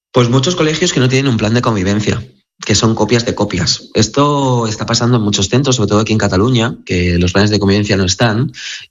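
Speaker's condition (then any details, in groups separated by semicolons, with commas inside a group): No condition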